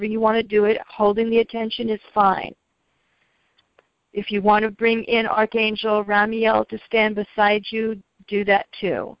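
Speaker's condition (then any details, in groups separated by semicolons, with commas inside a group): No condition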